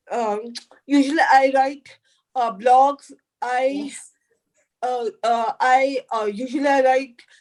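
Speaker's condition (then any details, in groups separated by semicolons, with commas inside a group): Cerebral palsy; could not talk as a child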